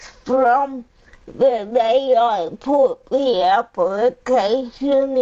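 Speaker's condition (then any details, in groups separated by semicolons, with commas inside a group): Cerebral palsy; powerchair user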